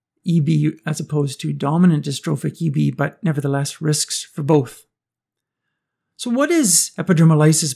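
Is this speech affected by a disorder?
No.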